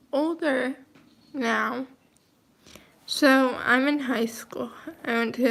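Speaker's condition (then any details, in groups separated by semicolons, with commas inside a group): Cerebral palsy, mild; speech affected, throat tightens, needs deep breaths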